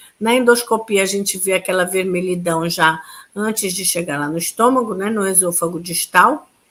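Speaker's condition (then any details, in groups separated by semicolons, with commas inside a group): No condition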